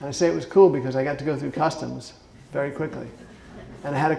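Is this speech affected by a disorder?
Yes: Parkinson's disease; says some words are hard or tough to say.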